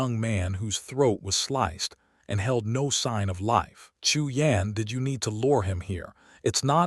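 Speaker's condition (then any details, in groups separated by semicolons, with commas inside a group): No condition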